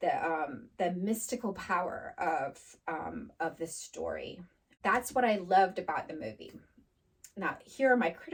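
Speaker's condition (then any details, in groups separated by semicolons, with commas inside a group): No condition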